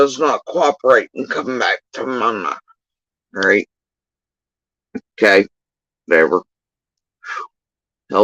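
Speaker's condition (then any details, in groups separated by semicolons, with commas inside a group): Facial paralysis after surgery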